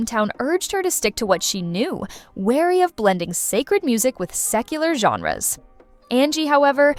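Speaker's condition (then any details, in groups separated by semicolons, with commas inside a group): No condition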